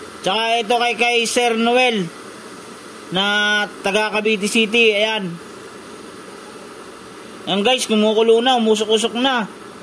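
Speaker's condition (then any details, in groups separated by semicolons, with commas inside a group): No condition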